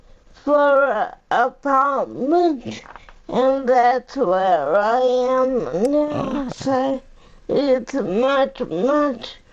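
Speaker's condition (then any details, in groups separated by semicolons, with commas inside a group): Cerebral palsy; powerchair user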